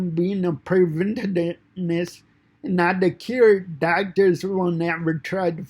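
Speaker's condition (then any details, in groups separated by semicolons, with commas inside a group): Cerebral palsy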